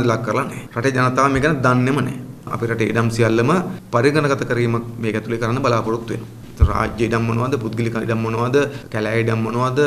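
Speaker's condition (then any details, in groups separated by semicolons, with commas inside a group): No condition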